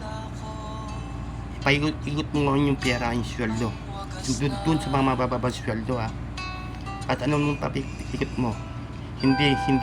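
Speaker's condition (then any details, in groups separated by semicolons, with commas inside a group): No condition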